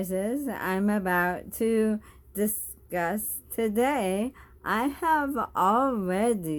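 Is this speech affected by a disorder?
Yes: bulbar ALS; bulbar onset in lip and tongue.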